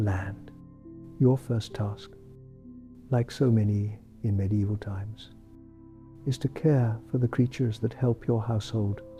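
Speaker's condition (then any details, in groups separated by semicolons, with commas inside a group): No condition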